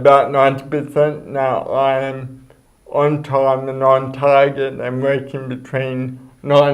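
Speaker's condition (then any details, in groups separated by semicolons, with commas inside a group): Cerebral palsy; speech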